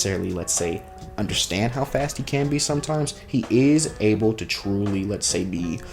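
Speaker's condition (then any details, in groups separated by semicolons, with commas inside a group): No condition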